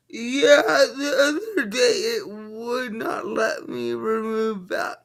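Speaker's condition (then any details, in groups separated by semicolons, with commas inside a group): Cerebral palsy; from birth, affects walking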